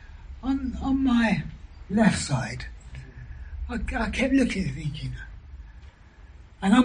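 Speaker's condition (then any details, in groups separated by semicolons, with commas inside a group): Throat cancer surgery, vocal injections; operations at Guy's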